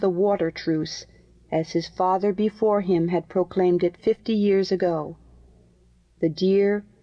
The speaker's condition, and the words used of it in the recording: None; typical speech.